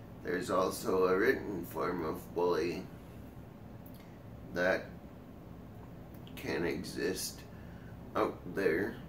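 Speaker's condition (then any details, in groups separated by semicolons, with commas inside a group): Cerebral palsy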